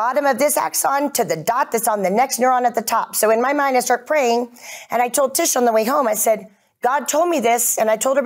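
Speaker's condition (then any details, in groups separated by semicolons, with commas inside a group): No condition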